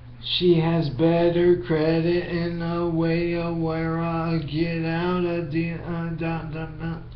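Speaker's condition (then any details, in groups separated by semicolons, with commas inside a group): Brain injury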